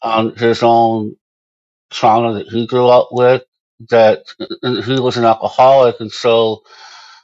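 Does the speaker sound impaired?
Yes: Moebius syndrome; a little hard to understand, certain letters hard to pronounce.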